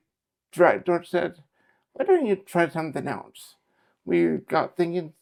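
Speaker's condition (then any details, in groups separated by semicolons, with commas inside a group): Cerebral palsy; affects right side, right hand and leg; affects speech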